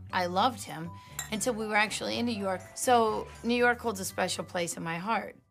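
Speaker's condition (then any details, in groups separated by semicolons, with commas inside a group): No condition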